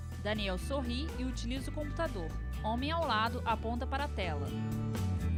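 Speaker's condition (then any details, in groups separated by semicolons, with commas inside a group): No condition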